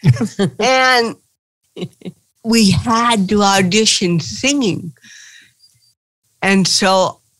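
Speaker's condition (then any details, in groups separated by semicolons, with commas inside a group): Cerebral palsy; since birth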